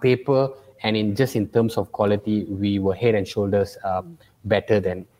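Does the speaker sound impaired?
No.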